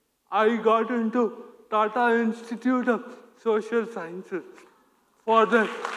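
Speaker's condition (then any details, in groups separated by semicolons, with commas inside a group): Cerebral palsy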